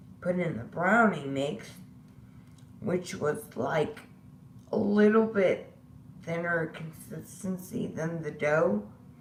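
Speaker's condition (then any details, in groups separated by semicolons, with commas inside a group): Disability causing slurred speech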